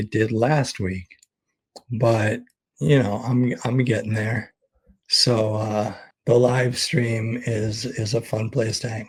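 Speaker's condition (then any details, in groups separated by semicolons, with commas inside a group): ALS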